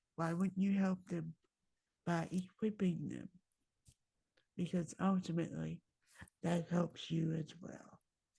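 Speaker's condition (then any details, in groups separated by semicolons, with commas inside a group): Myasthenia gravis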